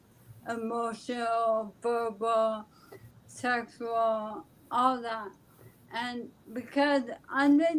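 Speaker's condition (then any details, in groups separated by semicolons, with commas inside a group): ALS; speech affected but still understandable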